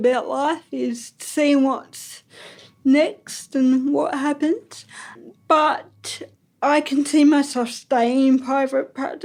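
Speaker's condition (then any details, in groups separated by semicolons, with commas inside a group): Ataxic cerebral palsy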